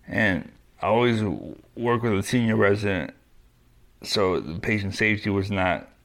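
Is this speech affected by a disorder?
Yes: young-onset Parkinson's disease; diagnosed at 38, hereditary form, right-side hand weakness, freezing, 5 years medication, then deep brain stimulator; daily exercise, Peloton bike.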